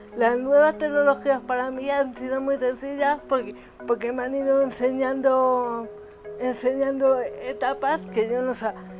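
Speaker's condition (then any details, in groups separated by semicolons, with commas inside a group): Cerebral palsy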